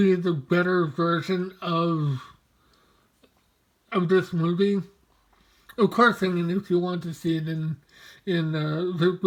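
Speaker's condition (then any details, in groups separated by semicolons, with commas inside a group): Mobius syndrome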